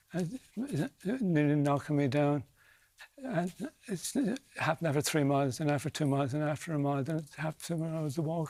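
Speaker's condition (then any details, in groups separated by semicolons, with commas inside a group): Early onset Parkinson's disease; deep brain stimulation surgery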